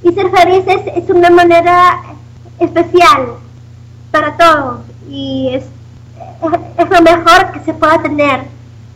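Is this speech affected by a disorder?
Yes: Down syndrome; self-described good language.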